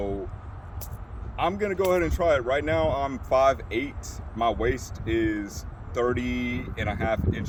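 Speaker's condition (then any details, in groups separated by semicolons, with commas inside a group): No condition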